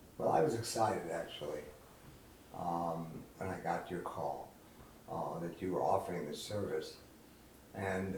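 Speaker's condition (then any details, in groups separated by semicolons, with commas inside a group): ALS; about a year since diagnosis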